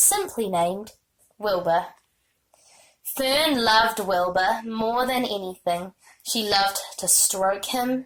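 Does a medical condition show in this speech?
No.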